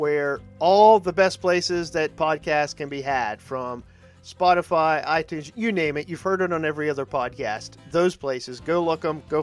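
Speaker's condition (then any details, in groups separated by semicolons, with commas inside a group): No condition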